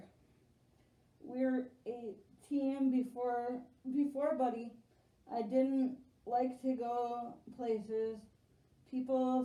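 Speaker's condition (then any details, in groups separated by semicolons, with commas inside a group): Spastic quadriplegic cerebral palsy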